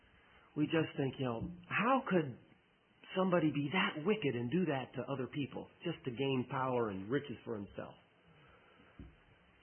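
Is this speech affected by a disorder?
No.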